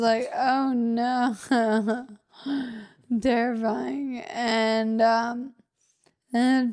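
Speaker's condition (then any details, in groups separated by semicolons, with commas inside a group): Friedreich's ataxia; wheelchair user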